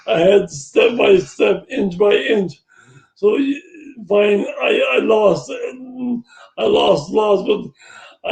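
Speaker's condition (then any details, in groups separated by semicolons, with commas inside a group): Brain injury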